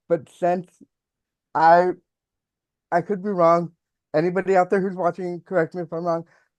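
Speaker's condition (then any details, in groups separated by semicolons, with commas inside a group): Cerebral palsy; mild speech impediment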